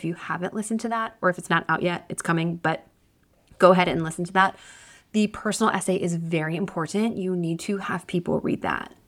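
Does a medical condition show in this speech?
No.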